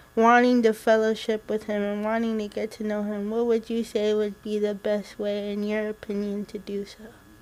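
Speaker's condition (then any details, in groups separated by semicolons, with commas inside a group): Cerebral palsy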